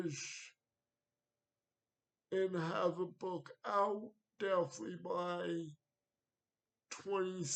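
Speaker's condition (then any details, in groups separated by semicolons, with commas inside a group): Cerebral palsy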